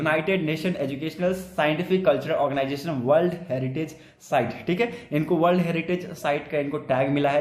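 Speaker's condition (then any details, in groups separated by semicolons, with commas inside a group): No condition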